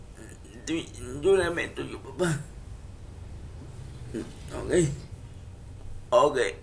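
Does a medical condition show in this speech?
Yes: cerebral palsy; speech affected by condition.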